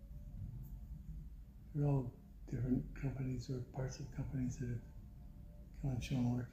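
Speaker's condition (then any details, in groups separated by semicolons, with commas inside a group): Parkinson's; teaches with lavalier microphone on belt, can move around a little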